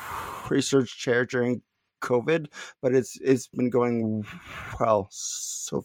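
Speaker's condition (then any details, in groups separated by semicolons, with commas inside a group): Stuttering; not stuttering much during this interview; little stuttering currently; repeated sounds, repeated words, prolonged sounds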